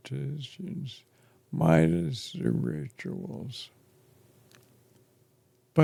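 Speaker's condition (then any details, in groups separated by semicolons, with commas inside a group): ALS; affects chest and throat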